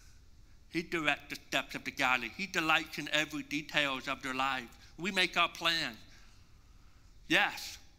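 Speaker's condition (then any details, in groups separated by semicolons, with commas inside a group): Deafness; congenital, 80% hearing loss since birth, relies on lip reading; masks over lips block understanding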